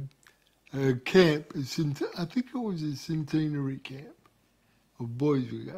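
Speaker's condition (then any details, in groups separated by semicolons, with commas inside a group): Cerebral palsy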